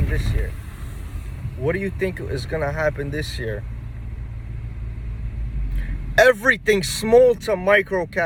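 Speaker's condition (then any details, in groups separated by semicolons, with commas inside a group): No condition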